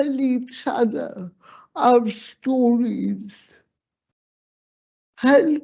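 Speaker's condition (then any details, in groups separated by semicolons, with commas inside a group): Slurred speech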